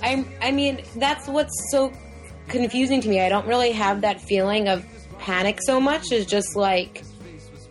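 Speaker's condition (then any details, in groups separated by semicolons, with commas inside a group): No condition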